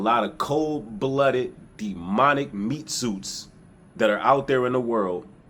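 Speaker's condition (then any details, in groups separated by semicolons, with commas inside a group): No condition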